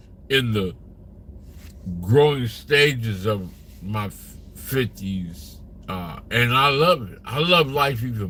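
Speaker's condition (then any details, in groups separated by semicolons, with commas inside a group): Slurred speech; still slurs words occasionally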